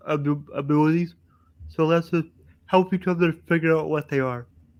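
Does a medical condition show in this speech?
Yes: cerebral palsy.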